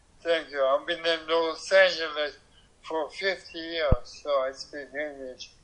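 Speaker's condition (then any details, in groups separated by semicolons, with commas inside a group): ALS, bulbar onset; diagnosed seven months ago; bulbar, mainly mouth and vocal cords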